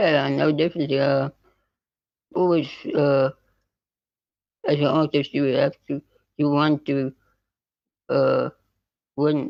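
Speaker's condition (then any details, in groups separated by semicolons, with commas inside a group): Spinal muscular atrophy type 2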